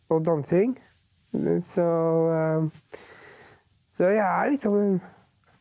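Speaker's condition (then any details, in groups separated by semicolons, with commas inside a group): Down syndrome; present since birth; age 43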